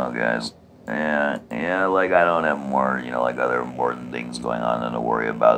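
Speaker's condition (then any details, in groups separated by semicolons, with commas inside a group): Laryngectomy; laryngectomy, entire voice box removed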